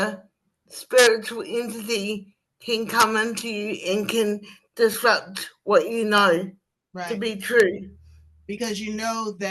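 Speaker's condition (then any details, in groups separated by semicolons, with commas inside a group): Cerebral palsy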